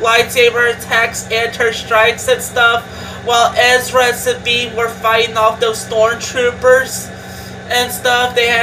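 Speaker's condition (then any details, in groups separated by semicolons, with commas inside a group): No condition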